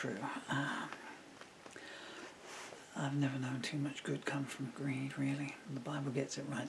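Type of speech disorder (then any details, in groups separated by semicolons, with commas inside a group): Bulbar dysarthria; progressive bulbar palsy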